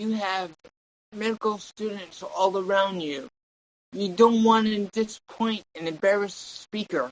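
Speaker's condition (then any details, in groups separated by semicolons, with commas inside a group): Cerebral palsy; mild, walks, no wheelchair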